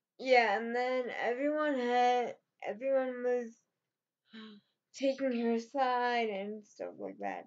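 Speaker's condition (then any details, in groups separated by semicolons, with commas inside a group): Cerebral palsy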